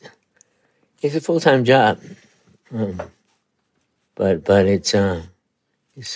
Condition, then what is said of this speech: Parkinson's disease. It immobilizes your face in a way. And same thing vocally.